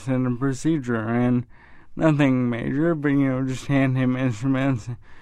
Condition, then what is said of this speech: ALS (motor neuron disease). So the fact that over four years later that I can still walk around and communicate without a communication or device or use a wheelchair